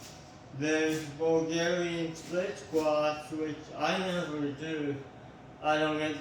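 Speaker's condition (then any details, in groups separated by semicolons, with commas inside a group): Tongue cancer surgery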